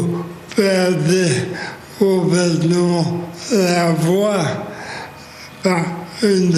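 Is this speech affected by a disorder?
Yes: amyotrophic lateral sclerosis; motor neurons of brain and spinal cord; 2 years since onset, hands still usable, worsening; expected voice loss, training with eye-gaze tablet.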